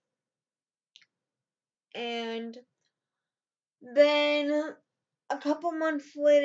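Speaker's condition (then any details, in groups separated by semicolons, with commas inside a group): Cerebral palsy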